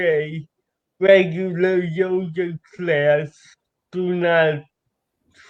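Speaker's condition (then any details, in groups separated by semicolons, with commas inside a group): Cerebral palsy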